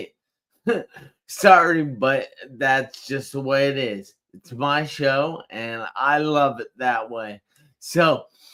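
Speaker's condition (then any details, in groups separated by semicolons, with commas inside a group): Traumatic brain injury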